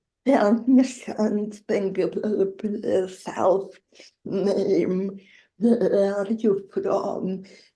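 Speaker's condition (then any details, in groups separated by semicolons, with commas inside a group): Generalized dystonia; generalized, leg weakness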